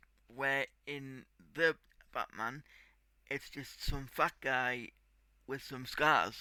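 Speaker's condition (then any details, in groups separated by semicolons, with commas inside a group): Cerebral palsy; tight muscles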